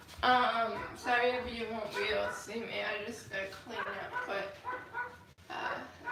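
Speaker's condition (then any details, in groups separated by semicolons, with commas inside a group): Cerebral palsy, mild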